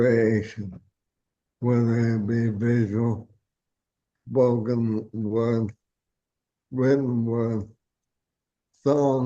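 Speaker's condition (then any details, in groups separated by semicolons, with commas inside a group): ALS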